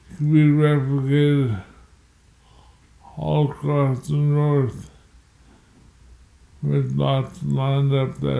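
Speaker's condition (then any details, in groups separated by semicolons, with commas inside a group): Multiple sclerosis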